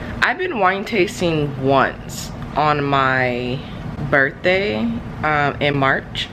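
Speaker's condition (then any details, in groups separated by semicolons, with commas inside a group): No condition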